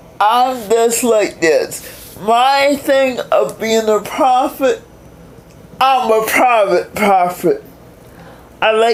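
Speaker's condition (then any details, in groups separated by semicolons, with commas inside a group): Cerebral palsy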